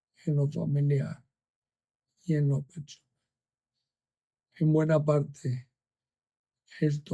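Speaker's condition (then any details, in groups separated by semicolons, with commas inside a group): ALS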